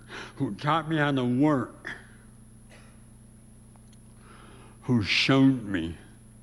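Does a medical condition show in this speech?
Yes: severe speech impediment; from early childhood, could not talk at all as young child, first operation in North Dakota hospital; about age 84; white woman taught tongue movement, chewing food and speaking, impediment heard on radio.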